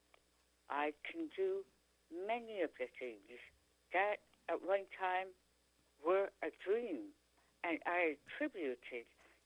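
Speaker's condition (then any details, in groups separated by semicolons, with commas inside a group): Tongue cancer; chronic sore throat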